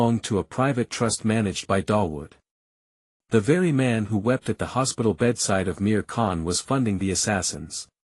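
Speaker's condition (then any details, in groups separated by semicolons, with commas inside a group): No condition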